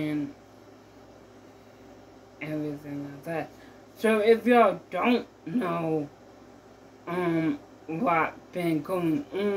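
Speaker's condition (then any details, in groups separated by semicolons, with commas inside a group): Mild cerebral palsy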